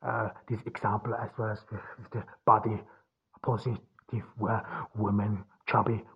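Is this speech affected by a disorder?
Yes: stuttering; cause unknown, only one in family who stutters, german mother tongue, born in austria; seen as an obstacle to recording audiobooks; here prolonged sounds, blocks.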